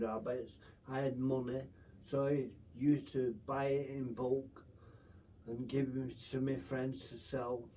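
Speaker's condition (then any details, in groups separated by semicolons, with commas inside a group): Brain infection with surgery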